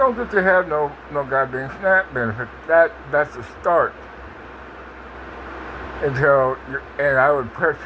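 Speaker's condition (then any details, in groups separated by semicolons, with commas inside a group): Parkinson's; speech impediment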